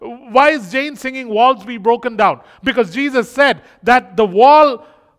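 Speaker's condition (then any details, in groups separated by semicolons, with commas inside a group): No condition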